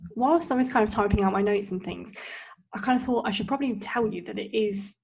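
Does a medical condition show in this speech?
Yes: cleft lip and palate; only three speech and language therapy sessions before discharge.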